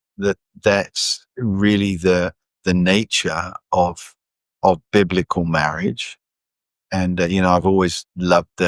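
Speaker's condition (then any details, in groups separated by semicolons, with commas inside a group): No condition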